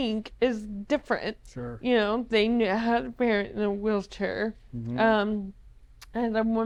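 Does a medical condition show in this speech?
Yes: ALS.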